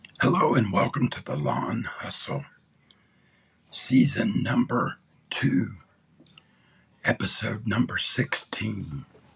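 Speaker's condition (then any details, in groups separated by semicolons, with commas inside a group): Throat cancer; tracheostomy tube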